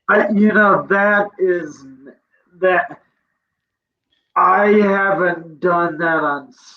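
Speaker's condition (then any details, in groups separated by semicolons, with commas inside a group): Cerebral palsy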